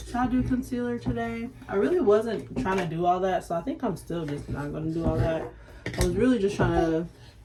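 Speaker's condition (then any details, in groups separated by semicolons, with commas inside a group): No condition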